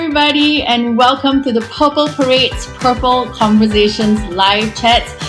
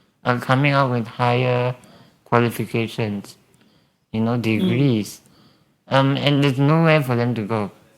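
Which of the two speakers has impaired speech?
The second: spinal muscular atrophy.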